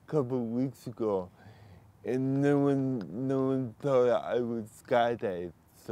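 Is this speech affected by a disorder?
Yes: cerebral palsy.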